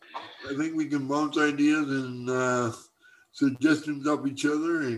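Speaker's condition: Cerebral palsy; strong startle to loud noises

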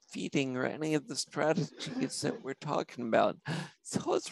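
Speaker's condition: Spinocerebellar ataxia; genetic cause, puzzled doctors for almost 40 years before diagnosis; symptoms for over 40 years, no definitive treatment, self-experimenting on own symptoms

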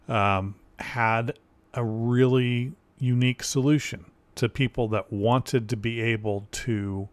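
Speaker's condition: No condition

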